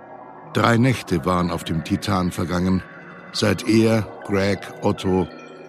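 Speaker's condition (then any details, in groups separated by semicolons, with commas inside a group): No condition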